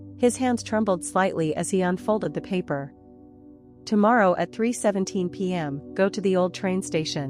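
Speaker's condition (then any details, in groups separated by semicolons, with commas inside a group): No condition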